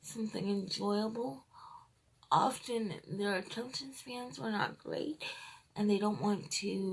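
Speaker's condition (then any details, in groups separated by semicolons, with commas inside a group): Cerebral palsy, triplegia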